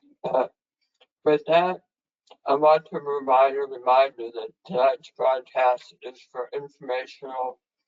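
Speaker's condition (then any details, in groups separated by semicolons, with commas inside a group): Head and neck cancer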